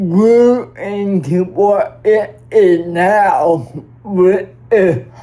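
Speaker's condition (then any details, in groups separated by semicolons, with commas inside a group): Cerebral palsy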